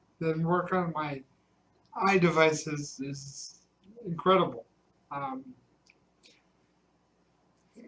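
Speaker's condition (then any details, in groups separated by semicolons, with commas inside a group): Cerebral palsy; from birth, cannot type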